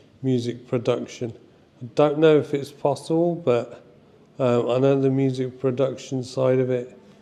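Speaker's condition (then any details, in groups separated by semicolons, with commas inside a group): Motor neurone disease (ALS); progressing quickly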